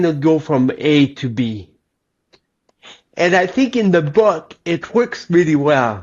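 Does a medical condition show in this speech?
Yes: cerebral palsy; lifelong.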